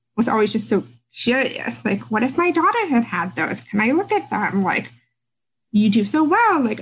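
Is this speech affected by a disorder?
Yes: deafness; reads lips, wears cochlear implants; had speech therapy.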